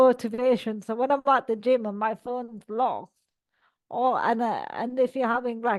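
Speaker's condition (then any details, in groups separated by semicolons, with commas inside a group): Cerebral palsy; all four limbs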